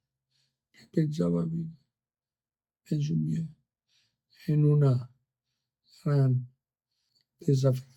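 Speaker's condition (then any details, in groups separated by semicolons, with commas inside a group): ALS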